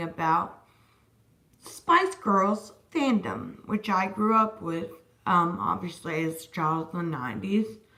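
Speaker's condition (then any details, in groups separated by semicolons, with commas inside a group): Disability causing slurred speech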